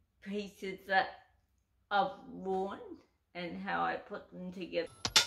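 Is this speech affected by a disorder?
Yes: cerebral palsy; uses wheelchair.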